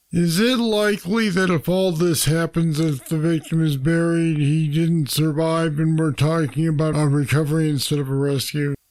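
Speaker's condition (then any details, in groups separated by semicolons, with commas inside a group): Parkinson's disease; deep brain stimulators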